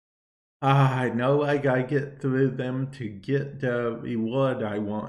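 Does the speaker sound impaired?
Yes: cerebral palsy; affects speech a bit.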